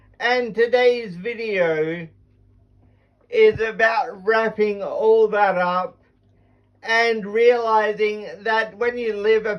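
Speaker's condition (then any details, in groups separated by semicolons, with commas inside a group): Cerebral palsy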